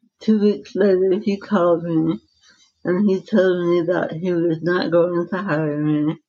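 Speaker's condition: Dystonia, secondary to encephalitis

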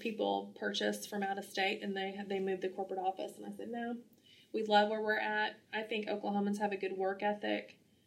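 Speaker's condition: No condition

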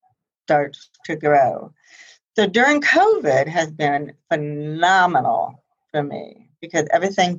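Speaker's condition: Profound hearing loss, congenital, high-frequency

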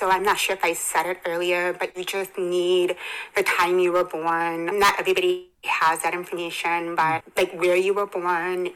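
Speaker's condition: Hearing impairment; congenital hearing impairment, hearing aids from about 17 months, further hearing loss at 27, bilateral cochlear implants

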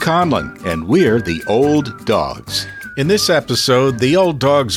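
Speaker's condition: No condition

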